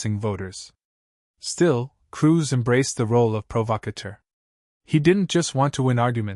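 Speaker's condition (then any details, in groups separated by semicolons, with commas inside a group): No condition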